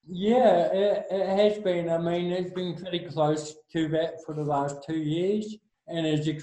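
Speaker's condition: Cerebral palsy; stopped

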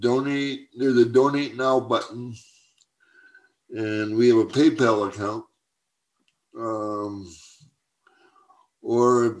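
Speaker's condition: Cerebral palsy; uses wheelchair for mobility

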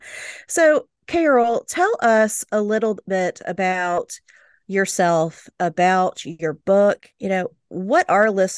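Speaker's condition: No condition

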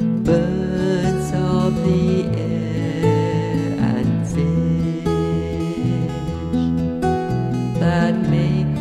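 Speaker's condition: No condition

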